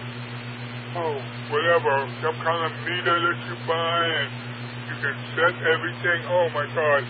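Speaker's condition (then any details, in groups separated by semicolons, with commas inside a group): Parkinson's; largely wheelchair bound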